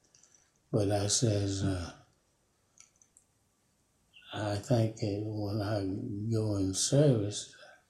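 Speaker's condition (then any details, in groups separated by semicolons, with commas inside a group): Parkinson's; about 5 years since onset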